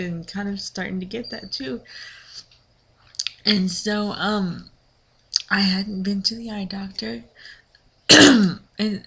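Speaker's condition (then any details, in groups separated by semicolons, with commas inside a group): Cerebral palsy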